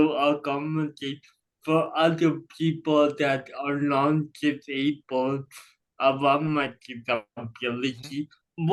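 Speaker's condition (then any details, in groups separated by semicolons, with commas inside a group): Cerebral palsy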